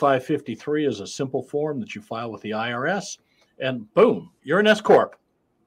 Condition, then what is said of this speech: No condition.